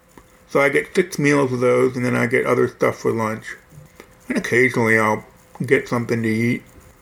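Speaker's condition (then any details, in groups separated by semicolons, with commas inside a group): Hearing loss; left ear not implanted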